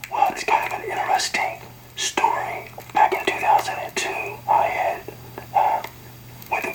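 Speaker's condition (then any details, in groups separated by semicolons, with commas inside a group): Young onset Parkinson's; inaudible without voice amplifier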